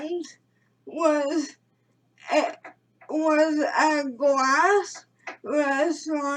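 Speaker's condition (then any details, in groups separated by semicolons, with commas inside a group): Cerebral palsy; premature birth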